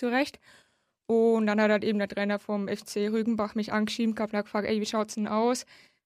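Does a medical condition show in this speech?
Yes: hard of hearing since birth; congenital severe hearing loss, nearly deaf, detected at age three, left cochlear implant since age nine; left cochlear implant held by magnet, loss over 55 decibels, rain problematic, partial sign language.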